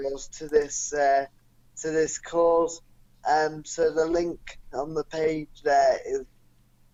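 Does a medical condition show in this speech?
Yes: cerebral palsy; non-progressive.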